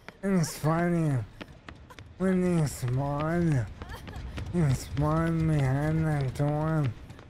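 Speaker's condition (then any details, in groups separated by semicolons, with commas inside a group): ALS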